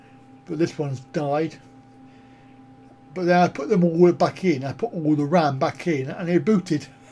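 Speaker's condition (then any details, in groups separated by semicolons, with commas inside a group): Cerebral palsy; back surgery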